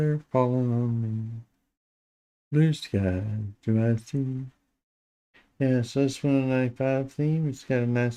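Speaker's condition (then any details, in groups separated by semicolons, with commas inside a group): Parkinson's disease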